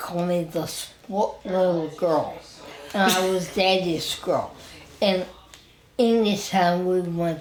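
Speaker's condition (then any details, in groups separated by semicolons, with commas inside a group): Spinal ataxia; wheelchair user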